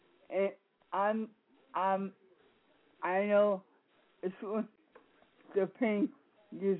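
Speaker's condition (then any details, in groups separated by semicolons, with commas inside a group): Speech impediment; disability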